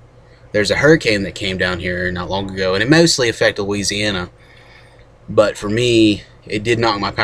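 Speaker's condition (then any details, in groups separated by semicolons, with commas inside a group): No condition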